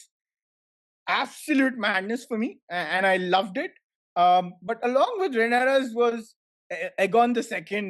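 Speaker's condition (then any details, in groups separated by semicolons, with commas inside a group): No condition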